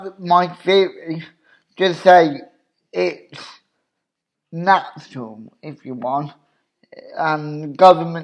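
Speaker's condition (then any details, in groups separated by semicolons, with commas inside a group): Cerebral palsy; obvious speech impediment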